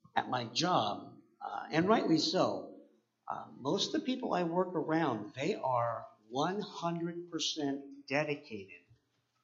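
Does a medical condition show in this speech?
Yes: cleft palate; 7 years of speech therapy, oral appliance once worn to help speak properly.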